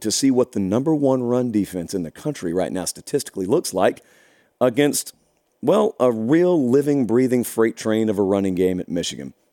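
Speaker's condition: No condition

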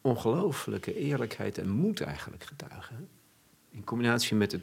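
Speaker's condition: No condition

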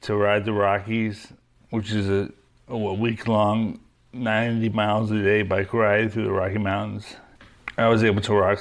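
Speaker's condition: Parkinson's disease; young-onset, LRRK2 hereditary, diagnosed at 38, right hand weakness, freezing, medication 5 years, deep brain stimulator; medication plus deep brain stimulation, adjustable if dyskinesias, daily exercise, Peloton bike

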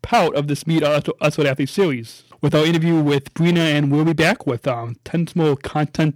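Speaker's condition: No condition

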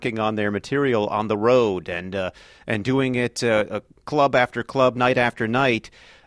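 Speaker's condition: No condition

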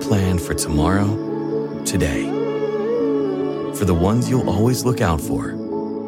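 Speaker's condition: No condition

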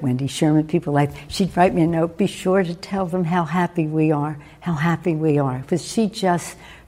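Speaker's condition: No condition

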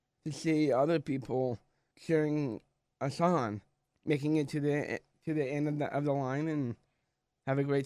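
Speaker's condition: Down syndrome

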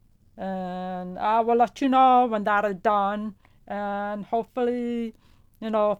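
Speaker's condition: Profound deafness; hears vowels but not consonants

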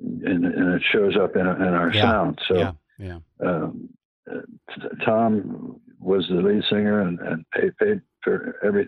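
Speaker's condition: Parkinson's; past cancer

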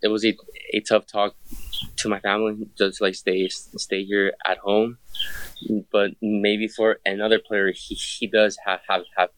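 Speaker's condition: Stuttering; onset at a young age, always a problem growing up; still stutters; repeated sounds, repeated words

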